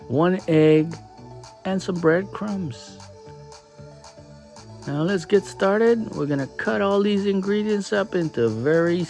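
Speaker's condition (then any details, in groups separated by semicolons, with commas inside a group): No condition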